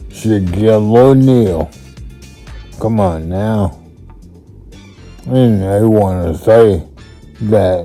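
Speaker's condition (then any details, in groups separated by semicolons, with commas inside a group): Multiple sclerosis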